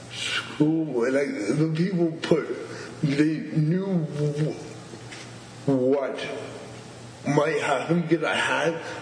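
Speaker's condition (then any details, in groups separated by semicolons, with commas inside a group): Stuttering; stuttering since at least teenage years, also cerebral palsy, which compounds things; has had long disfluent moments on own name; prolonged sounds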